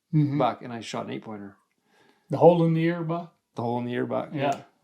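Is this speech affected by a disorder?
No.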